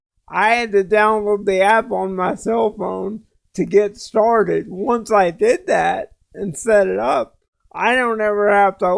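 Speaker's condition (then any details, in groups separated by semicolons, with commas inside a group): Cerebral palsy; speech sounds drunk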